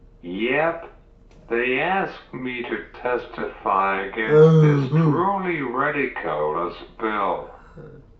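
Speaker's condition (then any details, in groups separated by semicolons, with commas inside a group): Cerebral palsy; uses wheelchair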